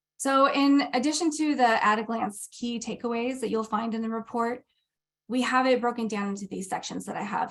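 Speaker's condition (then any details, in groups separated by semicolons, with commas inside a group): No condition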